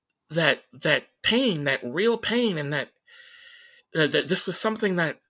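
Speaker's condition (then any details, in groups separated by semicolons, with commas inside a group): Stutter; repeated sounds, repeated words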